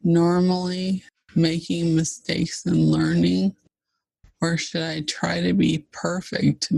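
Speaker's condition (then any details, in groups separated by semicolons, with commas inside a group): ALS (Lou Gehrig's disease); fast progressing form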